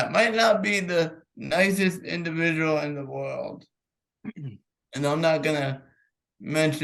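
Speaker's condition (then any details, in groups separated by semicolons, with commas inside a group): Cerebral palsy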